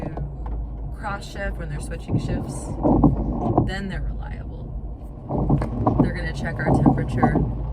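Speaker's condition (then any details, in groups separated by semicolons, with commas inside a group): No condition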